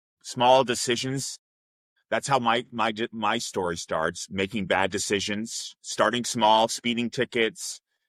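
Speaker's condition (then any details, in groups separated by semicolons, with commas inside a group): No condition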